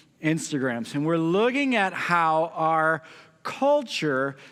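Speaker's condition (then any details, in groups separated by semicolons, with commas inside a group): No condition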